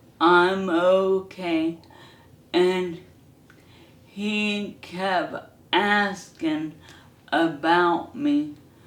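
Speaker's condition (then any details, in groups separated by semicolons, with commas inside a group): ALS; hand onset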